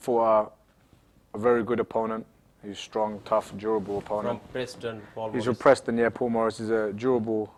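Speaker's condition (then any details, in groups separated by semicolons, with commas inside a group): No condition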